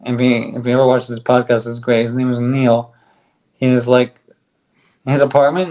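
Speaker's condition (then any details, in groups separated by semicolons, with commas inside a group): ALS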